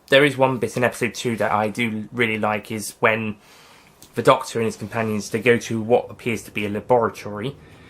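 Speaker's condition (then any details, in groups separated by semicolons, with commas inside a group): No condition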